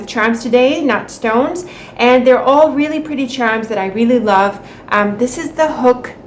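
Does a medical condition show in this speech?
No.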